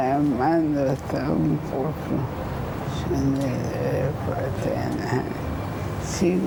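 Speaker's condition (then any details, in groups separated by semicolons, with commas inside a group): ALS; practically unable to speak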